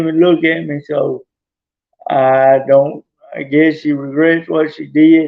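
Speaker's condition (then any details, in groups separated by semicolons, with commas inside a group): Traumatic brain injury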